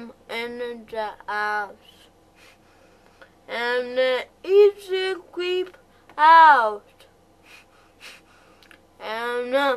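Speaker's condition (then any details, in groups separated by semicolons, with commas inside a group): Cerebral palsy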